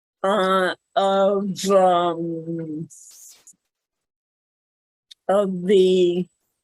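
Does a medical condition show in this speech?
Yes: cerebral palsy; speaks better than types.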